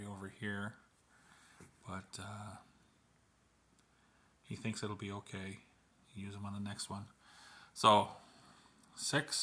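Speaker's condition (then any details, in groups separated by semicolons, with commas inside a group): No condition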